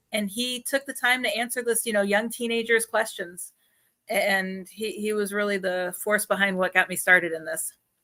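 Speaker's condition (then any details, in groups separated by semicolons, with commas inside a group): No condition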